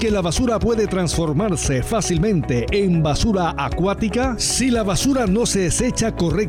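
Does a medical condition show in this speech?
No.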